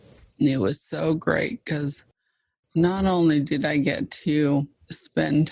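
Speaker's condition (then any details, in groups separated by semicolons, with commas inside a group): ALS (Lou Gehrig's disease)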